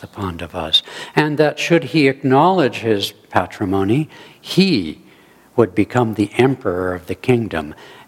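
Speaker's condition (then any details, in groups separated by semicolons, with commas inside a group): No condition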